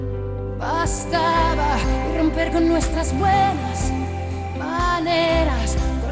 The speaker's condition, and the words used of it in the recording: No condition.